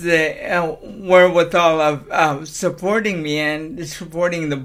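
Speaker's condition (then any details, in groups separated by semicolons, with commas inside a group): Cerebral palsy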